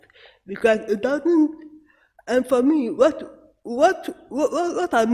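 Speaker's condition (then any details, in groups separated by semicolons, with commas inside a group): Cerebral palsy; therapy started late, at age ten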